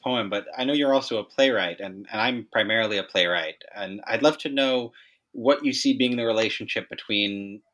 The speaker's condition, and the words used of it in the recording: No condition.